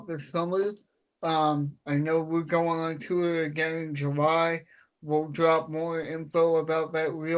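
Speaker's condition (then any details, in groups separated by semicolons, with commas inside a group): Cerebral palsy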